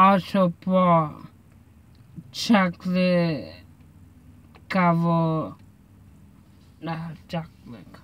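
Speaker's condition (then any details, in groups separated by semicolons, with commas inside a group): Mild cerebral palsy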